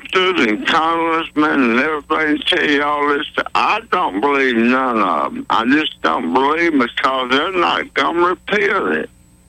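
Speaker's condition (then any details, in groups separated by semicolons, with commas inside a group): Mouth cancer surgery, tongue replaced, tongue reconstruction; surgery at UAB hospital with tongue replaced, 31-day hospital stay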